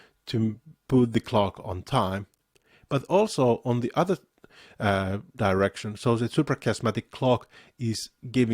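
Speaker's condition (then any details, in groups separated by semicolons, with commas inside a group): No condition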